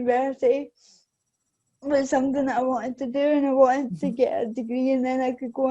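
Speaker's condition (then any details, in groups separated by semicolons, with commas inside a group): Cerebral palsy; affects balance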